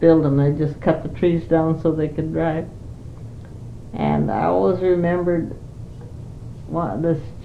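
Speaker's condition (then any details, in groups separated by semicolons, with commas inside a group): Parkinson's disease; not very able to do much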